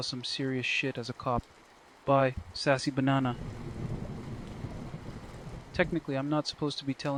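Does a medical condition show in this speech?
No.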